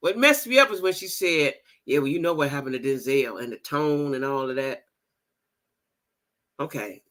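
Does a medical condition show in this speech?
No.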